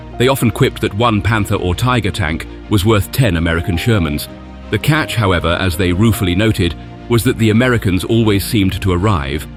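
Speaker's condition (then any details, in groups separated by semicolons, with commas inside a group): No condition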